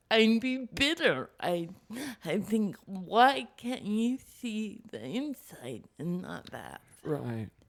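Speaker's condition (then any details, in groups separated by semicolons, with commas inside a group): Cerebral palsy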